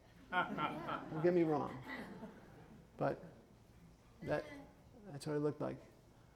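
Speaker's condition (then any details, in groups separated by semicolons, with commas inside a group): Parkinson's; cognitive issues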